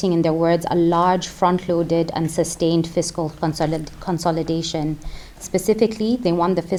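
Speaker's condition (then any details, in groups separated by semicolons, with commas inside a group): No condition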